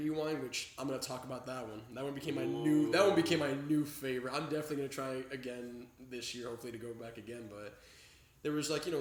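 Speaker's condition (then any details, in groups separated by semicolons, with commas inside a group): No condition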